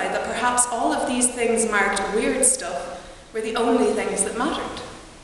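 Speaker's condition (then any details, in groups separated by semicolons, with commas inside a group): No condition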